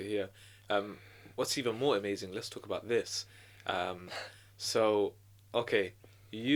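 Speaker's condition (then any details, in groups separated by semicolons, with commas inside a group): No condition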